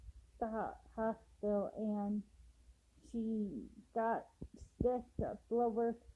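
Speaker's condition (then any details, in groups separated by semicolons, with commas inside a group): Cerebral palsy; affects walking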